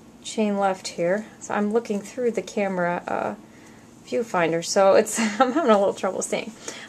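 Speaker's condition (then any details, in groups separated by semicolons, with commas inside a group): No condition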